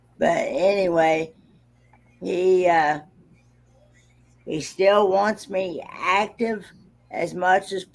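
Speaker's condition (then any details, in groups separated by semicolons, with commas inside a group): Cerebral palsy; malformed internal organs; recovering from recent surgery, liquid diet; voice recovering, sore throat after intubation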